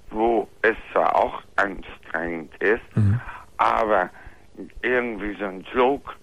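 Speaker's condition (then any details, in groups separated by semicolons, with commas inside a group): Floor of mouth cancer; found at yearly dental check, extensive operation, heavy blood loss, jaw affected, taste lost; operated last year, jaw rebuild with thigh tissue possible, major two-team operation; speaks differently, mostly understood, some words asked again, mute right after surgery, wrote notes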